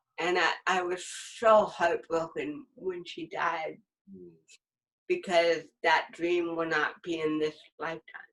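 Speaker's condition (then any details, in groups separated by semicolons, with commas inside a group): Cerebral palsy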